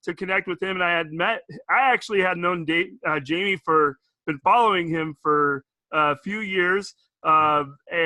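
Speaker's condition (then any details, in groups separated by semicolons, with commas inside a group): No condition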